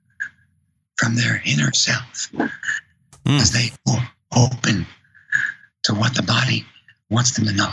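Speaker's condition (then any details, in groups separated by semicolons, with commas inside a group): Vocal cord paralysis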